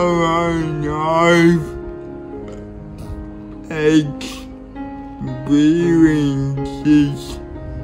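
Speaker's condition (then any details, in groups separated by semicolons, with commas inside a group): Cerebral palsy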